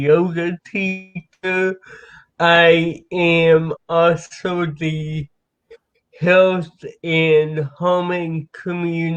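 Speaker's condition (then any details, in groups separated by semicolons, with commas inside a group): Cerebral palsy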